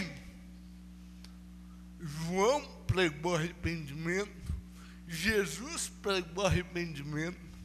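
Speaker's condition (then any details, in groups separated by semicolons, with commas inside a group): Cerebral palsy; no speech as child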